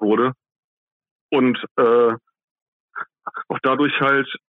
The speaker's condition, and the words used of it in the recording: Stuttering. Ich glaube, ich habe tatsächlich besser geredet als jetzt gerade.